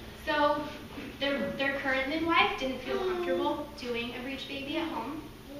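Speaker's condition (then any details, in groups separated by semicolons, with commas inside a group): No condition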